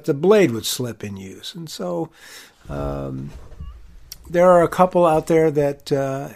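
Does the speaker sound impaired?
No.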